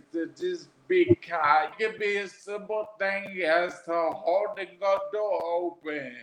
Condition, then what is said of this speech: Aphasia. Even though I talk um, I talk a little different, you gotta understand what I'm saying.